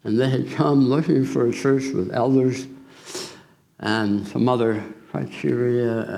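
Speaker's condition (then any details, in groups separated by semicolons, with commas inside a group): Tongue cancer surgery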